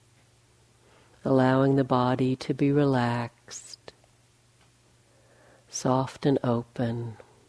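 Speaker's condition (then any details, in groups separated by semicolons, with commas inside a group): No condition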